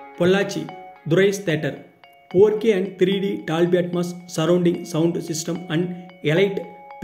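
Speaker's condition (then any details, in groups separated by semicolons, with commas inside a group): No condition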